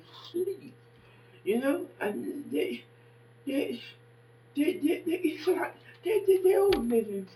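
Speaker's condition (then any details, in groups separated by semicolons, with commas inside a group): Facial palsy; can barely hear own speech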